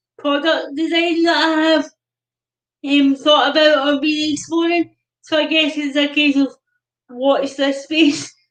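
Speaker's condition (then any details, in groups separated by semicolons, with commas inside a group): Cerebral palsy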